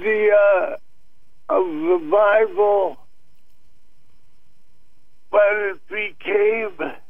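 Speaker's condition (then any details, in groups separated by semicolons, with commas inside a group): Parkinson's disease, mild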